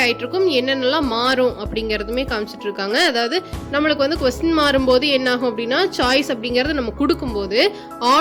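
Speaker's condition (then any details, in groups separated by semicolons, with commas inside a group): No condition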